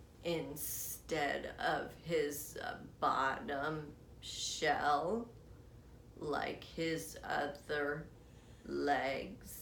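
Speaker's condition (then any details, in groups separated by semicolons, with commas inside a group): Essential tremor; affects legs as well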